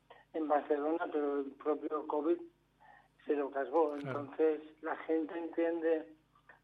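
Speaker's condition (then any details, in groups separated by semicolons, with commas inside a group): Amyotrophic lateral sclerosis; progressive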